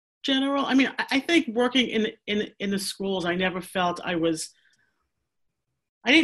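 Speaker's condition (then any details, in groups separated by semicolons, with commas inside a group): Stuttering; person who stutters, personal experience of stuttering, involved in support groups for adults who stutter; earlier felt speech not fluent enough to specialize in stuttering therapy; repeated words, prolonged sounds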